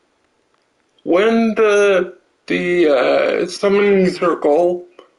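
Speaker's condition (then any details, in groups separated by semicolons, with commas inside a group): Cerebral palsy; limbs affected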